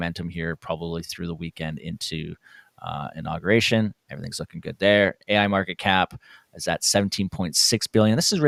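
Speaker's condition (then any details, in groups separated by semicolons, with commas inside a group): No condition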